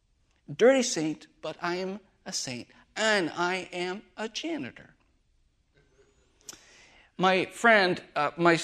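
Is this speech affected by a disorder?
Yes: aphasia after stroke; massive stroke, adult onset, one week comatose, numb hand, aphasia affecting talking, reading, writing, singing; just over 7 years since stroke; could not talk, read or write at first, friend helped with talking, hard to memorize, halting telegraphic sentences.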